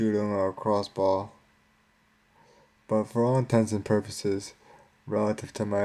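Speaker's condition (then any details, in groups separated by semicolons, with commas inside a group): Cerebral palsy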